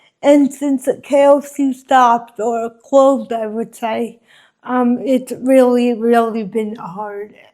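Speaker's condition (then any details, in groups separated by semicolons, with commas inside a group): Cerebral palsy; from birth, affects walking, face, mouth; muscle transfer surgery; walking still affected, improved after surgery; affects speech, mouth and face, drooling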